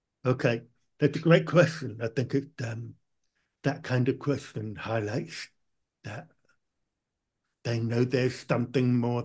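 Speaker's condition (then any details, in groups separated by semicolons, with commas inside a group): Profound deafness; powerful hearing aids early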